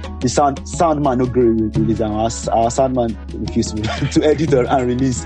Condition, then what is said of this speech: Stuttering. And just to put it out there, I stutter.